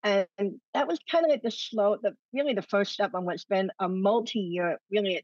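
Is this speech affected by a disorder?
Yes: cleft lip and palate; congenital cleft lip and palate, no single known cause, multiple surgeries throughout life, ongoing medical and dental needs.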